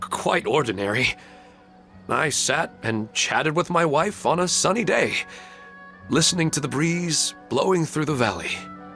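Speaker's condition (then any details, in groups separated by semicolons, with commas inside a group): No condition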